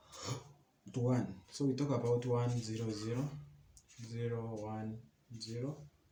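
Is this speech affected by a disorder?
No.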